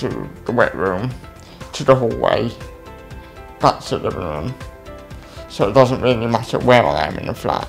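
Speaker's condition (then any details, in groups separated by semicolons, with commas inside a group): Cerebral palsy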